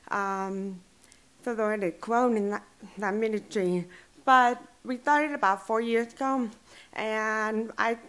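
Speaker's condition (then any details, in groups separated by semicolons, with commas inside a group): Deaf and hard of hearing; since childhood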